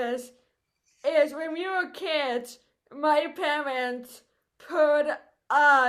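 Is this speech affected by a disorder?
Yes: cerebral palsy; voice affected.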